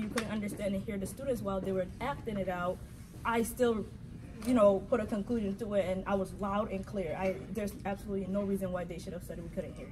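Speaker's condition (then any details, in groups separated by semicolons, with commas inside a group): No condition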